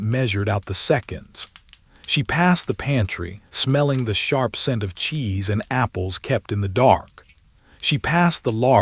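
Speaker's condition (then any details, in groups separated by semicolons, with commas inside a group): No condition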